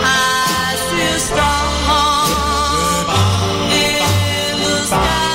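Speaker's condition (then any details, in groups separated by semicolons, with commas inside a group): No condition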